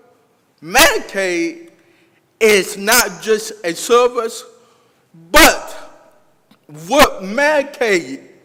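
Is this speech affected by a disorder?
Yes: cerebral palsy; past speech therapy.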